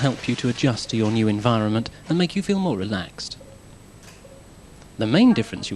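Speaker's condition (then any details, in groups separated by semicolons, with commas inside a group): No condition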